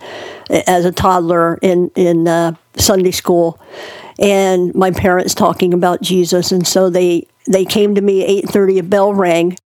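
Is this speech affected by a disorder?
Yes: cleft palate; hole in roof of mouth from birth, born two months premature, breathing problems, thirteen childhood surgeries; unable to speak as young child due to palate hole, surgeries gave ability to speak.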